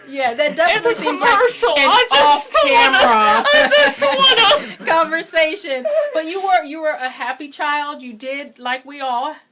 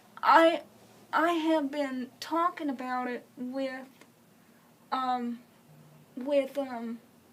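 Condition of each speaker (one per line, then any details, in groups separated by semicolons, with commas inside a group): No condition
Cerebral palsy; congenital, uses wheelchair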